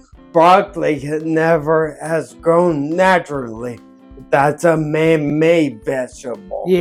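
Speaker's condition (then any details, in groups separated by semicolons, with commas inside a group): Ataxia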